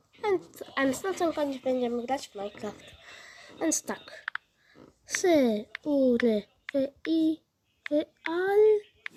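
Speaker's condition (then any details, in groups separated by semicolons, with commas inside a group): No condition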